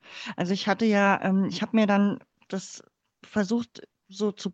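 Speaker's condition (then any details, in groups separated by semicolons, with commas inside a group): Cleft palate; congenital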